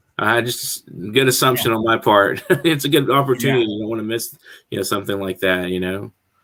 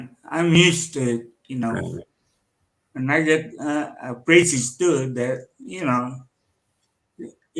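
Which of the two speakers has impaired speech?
The second: cerebral palsy.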